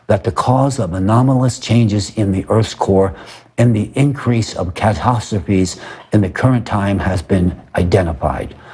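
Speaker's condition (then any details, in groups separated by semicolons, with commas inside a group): No condition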